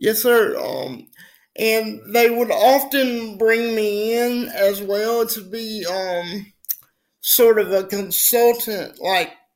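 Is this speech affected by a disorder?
Yes: spastic quadriplegic cerebral palsy; from birth, fully wheelchair bound, cannot move self, affects muscle tone; daily stretching to keep muscles from getting too tight, age 25; speech sometimes affected if not careful.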